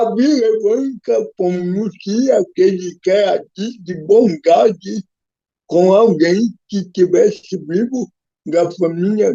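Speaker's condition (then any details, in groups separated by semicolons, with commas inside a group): Cerebral palsy; physical disability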